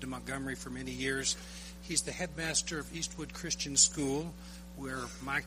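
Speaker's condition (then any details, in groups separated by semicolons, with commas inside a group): No condition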